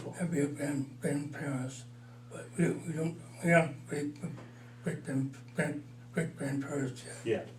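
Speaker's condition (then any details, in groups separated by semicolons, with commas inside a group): Parkinson's disease, mild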